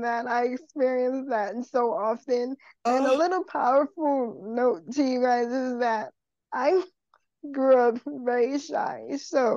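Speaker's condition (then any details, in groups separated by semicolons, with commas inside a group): Cerebral palsy; cerebral palsy, uses wheelchair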